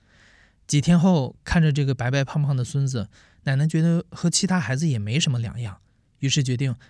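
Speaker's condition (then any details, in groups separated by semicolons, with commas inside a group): No condition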